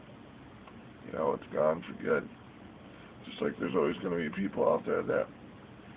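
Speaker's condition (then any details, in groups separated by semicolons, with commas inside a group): Cerebral palsy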